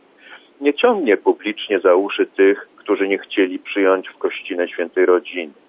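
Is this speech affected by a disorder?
No.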